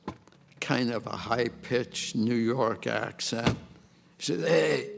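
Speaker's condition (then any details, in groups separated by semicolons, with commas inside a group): ALS (Lou Gehrig's disease); over 10 years since diagnosis, initial prognosis 2 to 5 years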